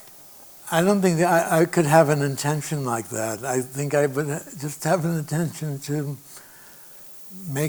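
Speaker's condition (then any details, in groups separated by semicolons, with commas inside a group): Parkinson's disease; reduced nimbleness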